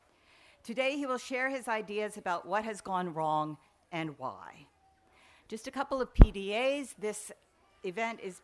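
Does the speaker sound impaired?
No.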